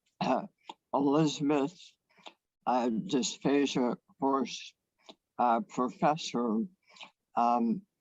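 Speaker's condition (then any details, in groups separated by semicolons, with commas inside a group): Head and neck cancer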